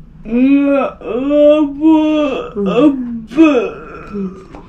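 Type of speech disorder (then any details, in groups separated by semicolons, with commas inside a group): Pseudobulbar dysarthria; cerebral palsy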